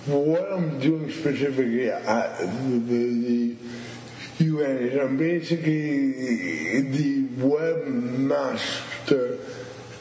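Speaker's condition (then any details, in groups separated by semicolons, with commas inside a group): Stuttering; stuttering since at least teenage years, also cerebral palsy, which compounds things; has had long disfluent moments on own name; prolonged sounds, blocks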